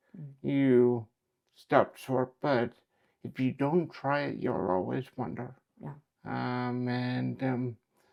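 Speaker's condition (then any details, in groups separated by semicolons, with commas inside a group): Cerebral palsy; affects speech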